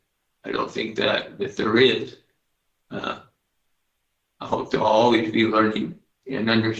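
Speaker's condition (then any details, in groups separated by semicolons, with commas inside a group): Parkinson's disease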